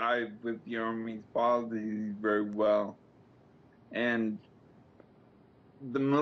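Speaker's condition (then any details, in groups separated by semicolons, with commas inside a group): Slurred speech after coma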